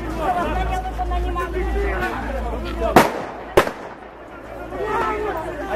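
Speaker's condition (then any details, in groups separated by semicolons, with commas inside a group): No condition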